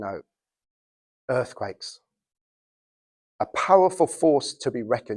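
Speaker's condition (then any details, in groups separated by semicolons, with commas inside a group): No condition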